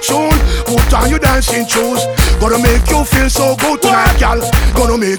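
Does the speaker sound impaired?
No.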